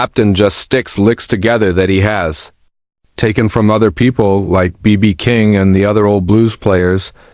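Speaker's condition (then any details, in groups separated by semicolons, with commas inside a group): No condition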